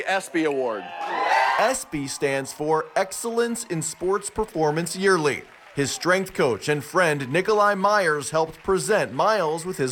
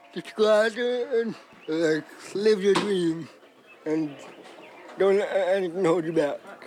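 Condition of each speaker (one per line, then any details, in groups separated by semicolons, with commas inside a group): No condition
Cerebral palsy; knees cave, unpredictable body movements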